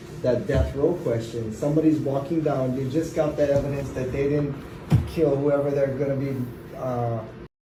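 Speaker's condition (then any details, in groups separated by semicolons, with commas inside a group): No condition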